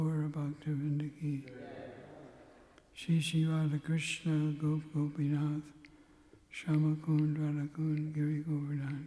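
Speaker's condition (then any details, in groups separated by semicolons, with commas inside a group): Parkinson's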